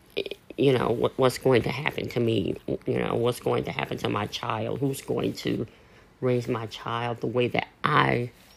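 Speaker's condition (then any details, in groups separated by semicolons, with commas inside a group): Cleft lip and palate; congenital cleft lip and palate, surgically repaired; voice a little raspy early in the morning; cleft lip and palate partly affects how speech sounds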